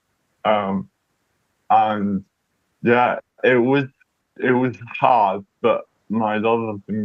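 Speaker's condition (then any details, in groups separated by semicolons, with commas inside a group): Cerebral palsy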